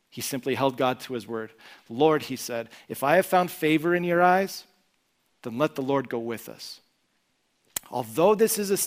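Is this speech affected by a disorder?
No.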